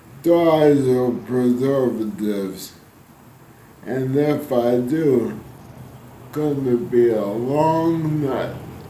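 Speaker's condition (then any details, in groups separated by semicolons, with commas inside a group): ALS; post-surgery voice lost, breathing difficulty, coughing, now louder, clearer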